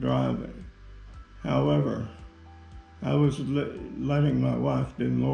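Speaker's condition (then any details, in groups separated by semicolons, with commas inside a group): Parkinson's disease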